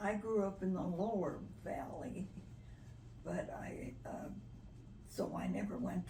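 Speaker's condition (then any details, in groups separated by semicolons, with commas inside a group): Parkinson's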